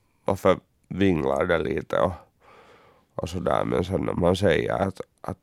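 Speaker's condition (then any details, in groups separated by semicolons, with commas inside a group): Cerebral palsy; underdeveloped lungs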